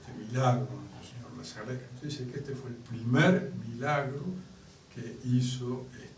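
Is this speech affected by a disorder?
No.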